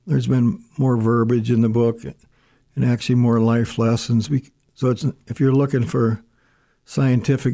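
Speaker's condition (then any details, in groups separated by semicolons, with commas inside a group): Parkinson's disease; uses walker, near-death experiences; stutters and stammers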